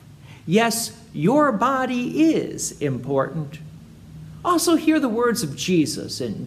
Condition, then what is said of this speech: No condition.